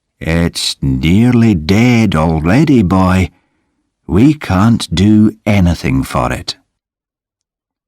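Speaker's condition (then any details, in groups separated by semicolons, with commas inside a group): No condition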